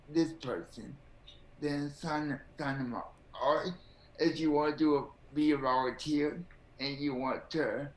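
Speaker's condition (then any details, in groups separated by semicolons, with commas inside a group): Cerebral palsy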